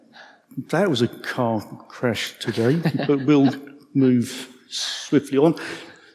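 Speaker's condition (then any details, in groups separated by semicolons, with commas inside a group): Stammer; man aged 55; stammer audible in speech; prolonged sounds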